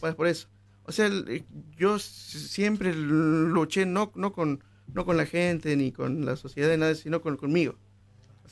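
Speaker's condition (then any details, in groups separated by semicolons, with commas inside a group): Stuttering; stuttering from childhood, onset around age 6, worsened while growing up; disfluent speech, stuttering absent when singing; repeated sounds, prolonged sounds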